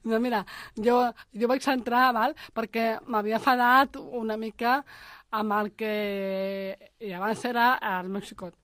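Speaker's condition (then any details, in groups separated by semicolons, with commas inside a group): Down syndrome; intellectual disability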